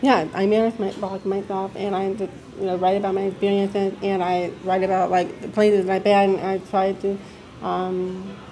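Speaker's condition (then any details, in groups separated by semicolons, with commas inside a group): Deafness; mix of speech and sign growing up, signs with family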